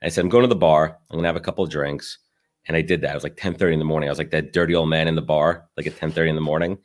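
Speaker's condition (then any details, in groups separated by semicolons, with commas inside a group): No condition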